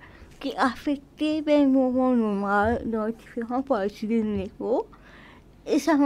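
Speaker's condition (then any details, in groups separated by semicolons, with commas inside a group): Cerebral palsy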